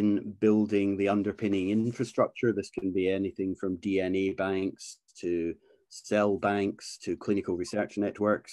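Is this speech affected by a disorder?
No.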